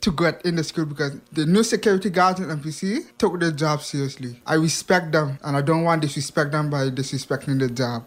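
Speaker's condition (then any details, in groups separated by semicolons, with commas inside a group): Hearing impairment; past speech impediment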